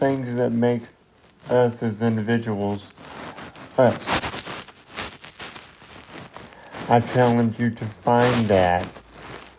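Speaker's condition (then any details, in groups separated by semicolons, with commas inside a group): Cerebral palsy; cerebral palsy since birth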